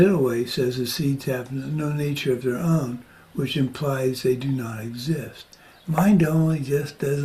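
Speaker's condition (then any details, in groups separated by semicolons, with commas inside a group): Parkinson's disease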